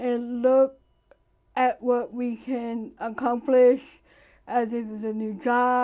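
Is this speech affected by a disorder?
Yes: cerebral palsy; present from birth.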